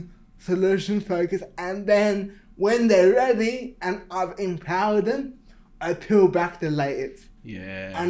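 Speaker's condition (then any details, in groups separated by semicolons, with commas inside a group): Cerebral palsy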